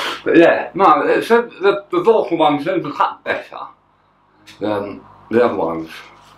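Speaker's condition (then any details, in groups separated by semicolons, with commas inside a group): Tongue cancer; half tongue removed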